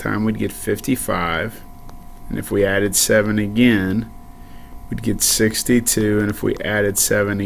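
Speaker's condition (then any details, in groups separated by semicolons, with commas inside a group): No condition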